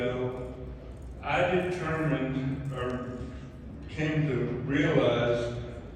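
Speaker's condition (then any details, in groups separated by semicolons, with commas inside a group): ALS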